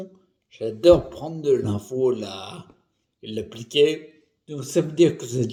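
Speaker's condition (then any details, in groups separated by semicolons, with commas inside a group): Primary progressive multiple sclerosis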